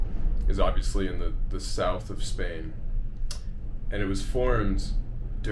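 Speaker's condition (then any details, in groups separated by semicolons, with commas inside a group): No condition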